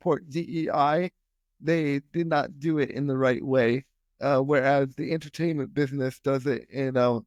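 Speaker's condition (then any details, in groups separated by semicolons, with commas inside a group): Spastic quadriplegic cerebral palsy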